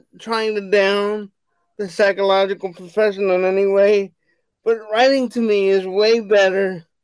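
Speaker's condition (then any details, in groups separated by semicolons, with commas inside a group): Cerebral palsy; wheelchair bound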